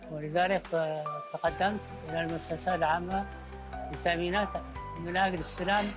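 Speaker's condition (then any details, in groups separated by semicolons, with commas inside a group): Parkinson's disease; attributed to work pressure and psychological strain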